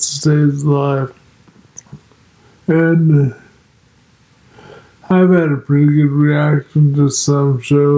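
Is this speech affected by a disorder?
Yes: multiple sclerosis.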